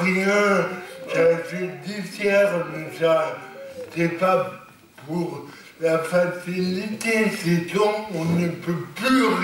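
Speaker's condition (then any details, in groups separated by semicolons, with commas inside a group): Cerebral palsy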